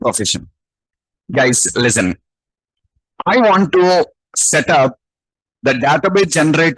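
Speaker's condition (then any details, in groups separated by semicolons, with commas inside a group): No condition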